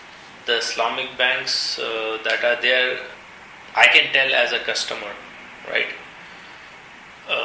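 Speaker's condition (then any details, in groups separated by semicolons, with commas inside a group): No condition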